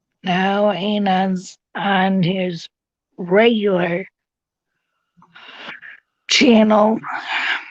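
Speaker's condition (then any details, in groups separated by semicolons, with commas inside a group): Cerebral palsy; visible disability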